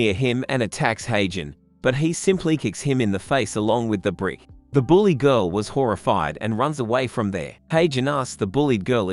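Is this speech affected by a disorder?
No.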